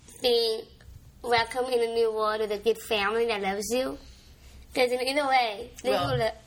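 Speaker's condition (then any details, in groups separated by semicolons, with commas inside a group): Down syndrome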